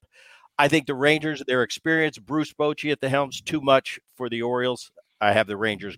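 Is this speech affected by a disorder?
No.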